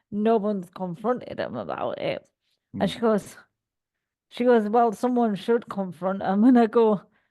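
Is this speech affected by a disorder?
Yes: cerebral palsy; all four limbs.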